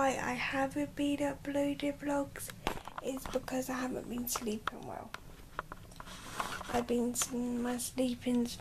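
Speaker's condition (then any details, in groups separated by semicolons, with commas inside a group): Cerebral palsy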